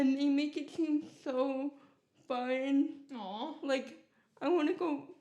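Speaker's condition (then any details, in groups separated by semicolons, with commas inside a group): Cerebral palsy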